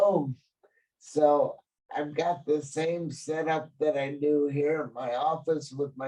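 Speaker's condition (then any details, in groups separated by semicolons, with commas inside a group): Cerebral palsy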